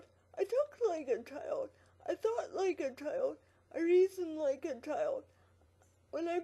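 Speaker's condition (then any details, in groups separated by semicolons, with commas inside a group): Quadriplegic cerebral palsy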